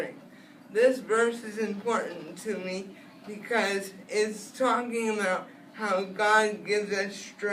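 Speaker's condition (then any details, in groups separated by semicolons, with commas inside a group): Spastic cerebral palsy; spastic, lack of oxygen at birth, wheelchair, multiple surgeries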